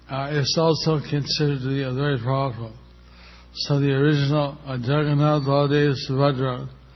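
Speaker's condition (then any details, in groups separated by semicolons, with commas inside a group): Stroke with facial paralysis; undergoing therapy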